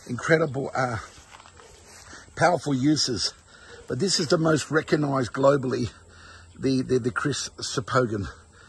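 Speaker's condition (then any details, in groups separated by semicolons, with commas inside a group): No condition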